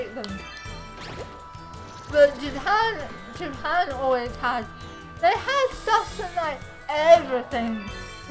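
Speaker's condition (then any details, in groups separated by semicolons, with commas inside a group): Cerebral palsy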